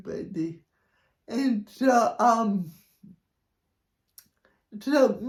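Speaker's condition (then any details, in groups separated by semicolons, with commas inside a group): Cerebral palsy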